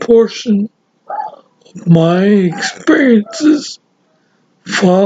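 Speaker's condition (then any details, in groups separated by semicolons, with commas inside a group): Severe traumatic brain injury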